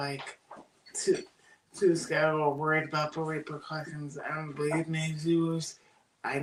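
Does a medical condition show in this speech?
Yes: cerebral palsy; birth oxygen deprivation.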